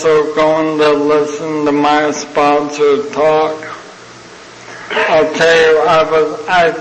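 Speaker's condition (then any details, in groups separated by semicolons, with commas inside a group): ALS (Lou Gehrig's disease); young onset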